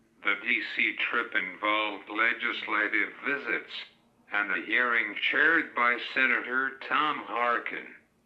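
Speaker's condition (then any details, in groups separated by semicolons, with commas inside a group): Cerebral palsy; quadriplegic, prenatal onset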